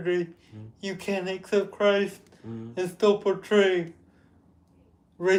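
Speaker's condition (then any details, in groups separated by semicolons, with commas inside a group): Cerebral palsy; with developmental delay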